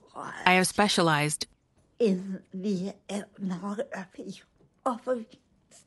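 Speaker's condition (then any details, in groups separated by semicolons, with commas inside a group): Torsion dystonia; involuntary movements, at times almost unable to walk; speech most disabling effect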